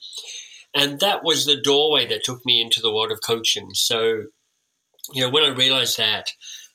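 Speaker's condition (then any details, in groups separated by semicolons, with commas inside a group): Cleft lip and palate; time with an orthodontist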